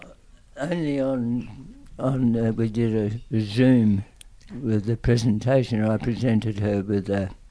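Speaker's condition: Tongue cancer; aggressive tongue cancer

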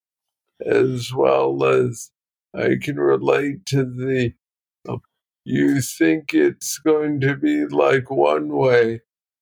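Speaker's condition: Parkinson's disease, young onset; deep brain stimulation implant

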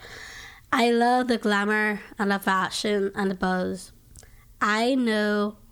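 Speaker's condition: Down syndrome; diagnosed by doctor, early warning she might never talk or walk; early prediction she might never talk, now speaks publicly, including at UN in Geneva

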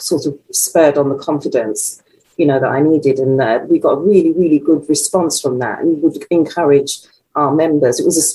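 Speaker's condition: No condition

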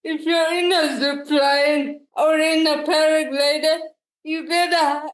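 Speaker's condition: Cerebral palsy, quadriplegic

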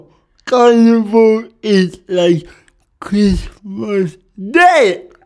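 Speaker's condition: Cerebral palsy; speech can be hard sometimes

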